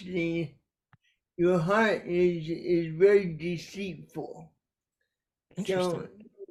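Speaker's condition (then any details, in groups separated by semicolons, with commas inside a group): Cerebral palsy; caused by brainstem aneurysm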